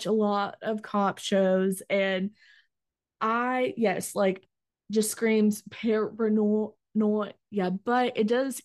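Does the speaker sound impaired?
Yes: stuttering; fear of speaking in front of groups, school accommodations for presenting projects, found national stuttering association; stumbles on own name, now stutters freely without guarding speech; here repeated sounds.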